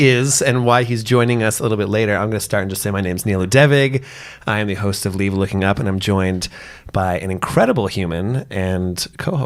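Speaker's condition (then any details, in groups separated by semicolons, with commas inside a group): No condition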